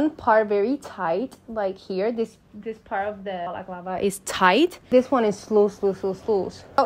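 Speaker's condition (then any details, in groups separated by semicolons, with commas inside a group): No condition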